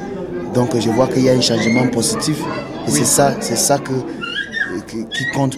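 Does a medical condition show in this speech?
No.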